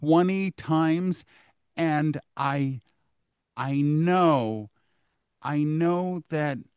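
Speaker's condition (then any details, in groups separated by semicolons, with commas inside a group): Aphasia and apraxia; one stroke around june, brain aneurysm, aneurysm surgery, later seizure on the 29th; talking much better than about two weeks ago; initially could not talk at all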